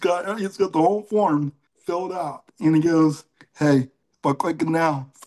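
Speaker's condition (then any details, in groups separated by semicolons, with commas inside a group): Cerebral palsy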